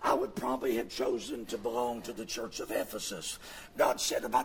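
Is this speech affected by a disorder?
Yes: vocal fold paralysis, bilateral; speaks with false vocal folds.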